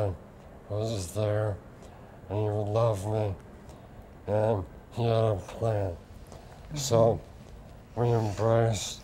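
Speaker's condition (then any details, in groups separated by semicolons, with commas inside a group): Lou Gehrig's disease; tracheostomy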